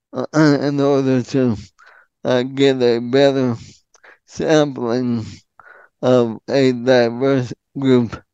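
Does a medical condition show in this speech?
Yes: ALS; frequent throat clearing.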